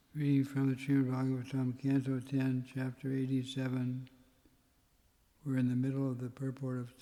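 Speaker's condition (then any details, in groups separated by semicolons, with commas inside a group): Parkinson's; tremor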